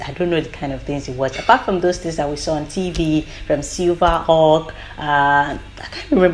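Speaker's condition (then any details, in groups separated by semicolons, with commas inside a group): No condition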